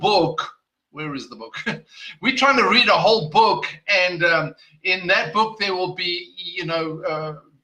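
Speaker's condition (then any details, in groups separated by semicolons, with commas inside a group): No condition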